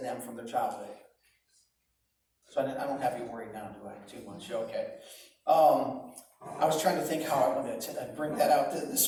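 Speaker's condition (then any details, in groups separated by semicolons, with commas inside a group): No condition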